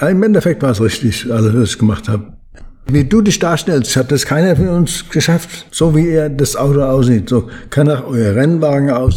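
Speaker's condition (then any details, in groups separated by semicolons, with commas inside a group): Parkinson's disease; limits daily routine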